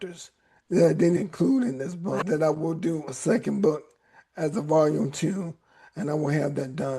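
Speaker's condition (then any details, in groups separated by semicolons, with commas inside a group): ALS; onset in hands with cramping; 11 years since diagnosis, weekly physical therapy; voice raspy at times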